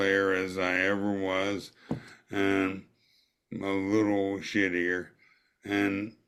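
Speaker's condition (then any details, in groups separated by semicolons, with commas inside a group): ALS; about ten years, very slow progression, finger movement retained; voice retained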